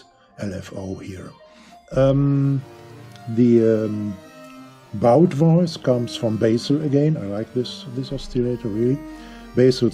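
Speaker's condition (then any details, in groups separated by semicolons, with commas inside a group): No condition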